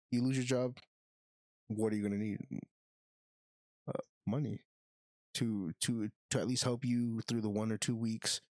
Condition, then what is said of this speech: Stuttering. And not just that, it's like, I can do that too, but since I have a stutter, it's like, I kind of respond to things a little slower.